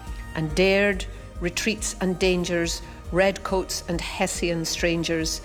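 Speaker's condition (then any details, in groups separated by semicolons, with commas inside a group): No condition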